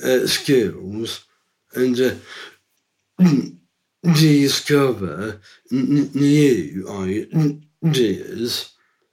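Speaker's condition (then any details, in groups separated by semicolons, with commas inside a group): Down syndrome; from birth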